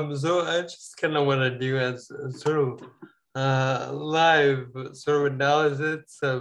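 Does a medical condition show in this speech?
Yes: ataxia; falls.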